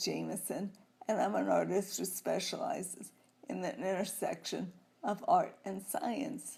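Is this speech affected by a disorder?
Yes: multiple sclerosis; chronic progressive form.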